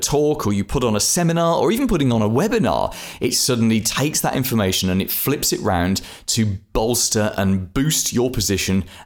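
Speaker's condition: No condition

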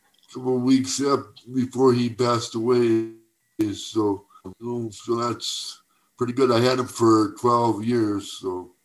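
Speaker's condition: Cerebral palsy; uses wheelchair for mobility

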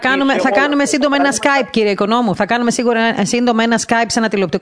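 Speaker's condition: No condition

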